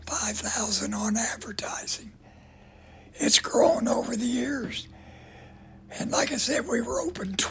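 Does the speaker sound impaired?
Yes: voice damage from cancer; raspy voice, voice box destroyed by cancer.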